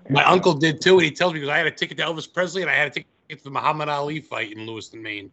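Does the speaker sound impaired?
No.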